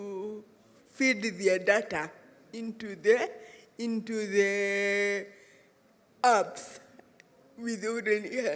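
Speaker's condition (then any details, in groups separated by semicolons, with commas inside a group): Cerebral palsy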